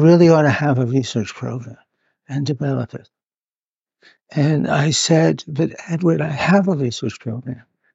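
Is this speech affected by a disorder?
Yes: Parkinson's; must move about during interview.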